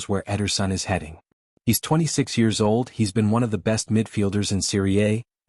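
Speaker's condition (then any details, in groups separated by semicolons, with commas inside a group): No condition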